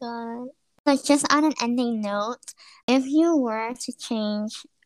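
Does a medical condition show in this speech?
Yes: cleft lip and palate.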